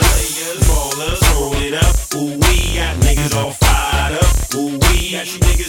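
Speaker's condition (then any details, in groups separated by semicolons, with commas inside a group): No condition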